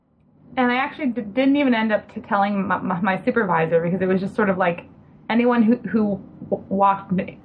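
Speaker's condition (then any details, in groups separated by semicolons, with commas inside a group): Stuttering; past stuttering therapy with desensitization, learned to live effectively with stuttering; stutters when talking with patients, listeners sometimes react oddly to stuttering; repeated sounds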